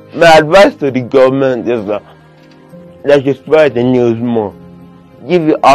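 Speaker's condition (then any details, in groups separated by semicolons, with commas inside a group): Cerebral palsy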